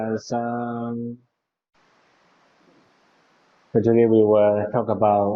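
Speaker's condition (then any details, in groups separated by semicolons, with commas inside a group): No condition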